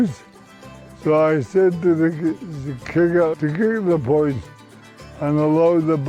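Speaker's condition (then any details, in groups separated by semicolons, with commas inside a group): Motor neuron disease; terminal, muscle wasting throughout whole body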